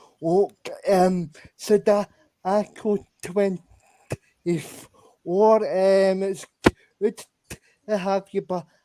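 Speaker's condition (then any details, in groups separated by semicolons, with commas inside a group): Cerebral palsy; unable to walk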